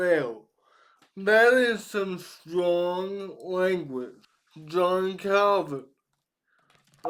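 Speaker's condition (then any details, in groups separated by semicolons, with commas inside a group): Cerebral palsy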